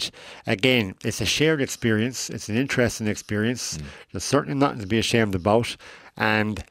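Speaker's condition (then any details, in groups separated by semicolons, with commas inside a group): Cleft lip and palate; adult, age 41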